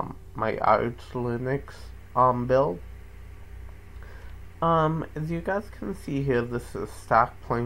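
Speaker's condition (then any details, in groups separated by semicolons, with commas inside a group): Cerebral palsy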